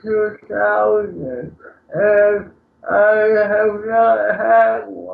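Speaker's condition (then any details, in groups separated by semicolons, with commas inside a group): Cerebral palsy; speech impediment from cleft palate surgery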